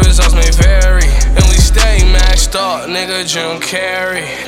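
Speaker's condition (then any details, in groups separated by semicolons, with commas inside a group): No condition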